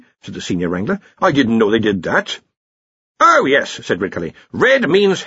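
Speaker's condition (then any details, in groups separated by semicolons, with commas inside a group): No condition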